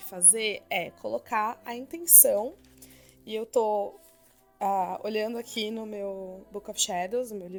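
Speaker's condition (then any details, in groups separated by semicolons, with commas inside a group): No condition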